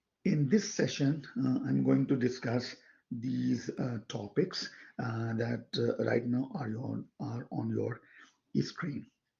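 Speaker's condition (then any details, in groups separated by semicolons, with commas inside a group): No condition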